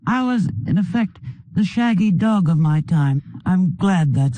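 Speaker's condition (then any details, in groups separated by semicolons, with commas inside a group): No condition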